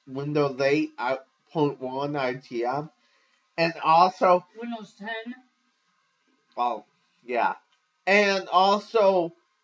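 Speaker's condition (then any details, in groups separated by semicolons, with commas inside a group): Cerebral palsy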